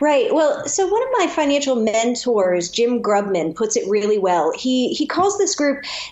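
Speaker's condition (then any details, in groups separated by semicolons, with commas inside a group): No condition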